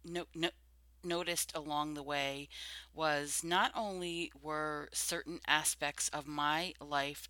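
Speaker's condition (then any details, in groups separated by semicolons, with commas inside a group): Stuttering; formerly covert, now overt; open acceptance, mindset change over last 4 to 5 years, more confident; stutters openly, no longer hides stuttering; repeated sounds, blocks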